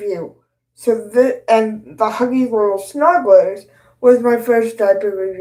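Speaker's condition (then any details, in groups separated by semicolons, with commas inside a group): Cerebral palsy; both hands affected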